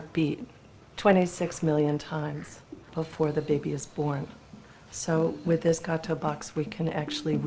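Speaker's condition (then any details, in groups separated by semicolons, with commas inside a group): No condition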